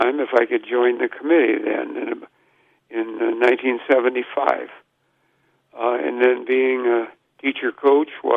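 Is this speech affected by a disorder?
No.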